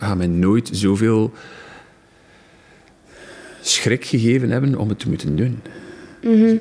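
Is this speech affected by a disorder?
No.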